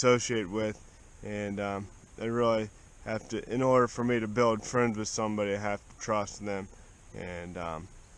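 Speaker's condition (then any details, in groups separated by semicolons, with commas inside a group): Cerebral palsy; spastic, affects walking and legs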